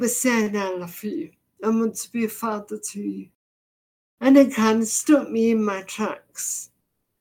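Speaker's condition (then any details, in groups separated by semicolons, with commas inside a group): Deafness, severe; sees blurs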